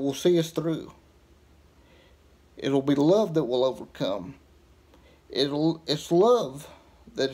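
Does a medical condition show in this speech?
Yes: cerebral palsy; reports speaking clearly.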